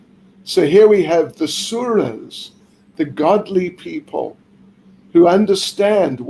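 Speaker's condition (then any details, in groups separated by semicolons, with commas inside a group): No condition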